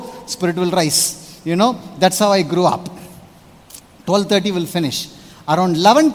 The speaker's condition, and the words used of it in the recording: No condition.